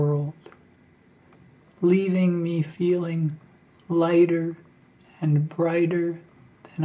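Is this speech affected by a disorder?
Yes: ALS; breathing increasingly difficult.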